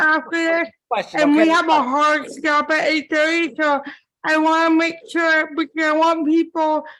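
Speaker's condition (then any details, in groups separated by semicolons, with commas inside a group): Cerebral palsy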